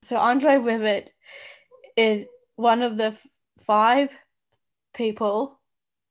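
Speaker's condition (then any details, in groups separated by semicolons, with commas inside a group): Down syndrome; parents told would never speak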